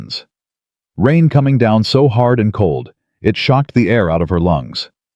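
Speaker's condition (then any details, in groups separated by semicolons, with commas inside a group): No condition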